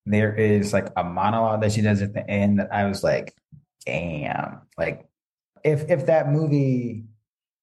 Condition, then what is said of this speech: Stuttering. Like even like not being able to like speak and knowing like the mental processes of like, oh, in order for me to literally speak, I have to like check certain things.